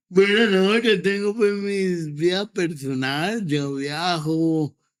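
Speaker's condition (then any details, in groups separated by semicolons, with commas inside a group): Cerebral palsy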